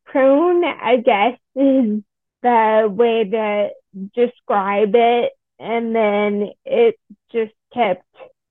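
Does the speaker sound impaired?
Yes: Friedreich's ataxia; rare genetic progressive neuromuscular disease, onset age 17, wheelchair user, also multiple sclerosis for 9 years; speech and swallowing issues, unclear whether from Friedreich's ataxia or multiple sclerosis.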